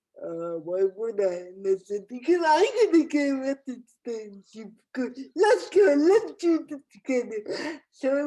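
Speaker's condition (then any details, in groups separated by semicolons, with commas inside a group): Cerebral palsy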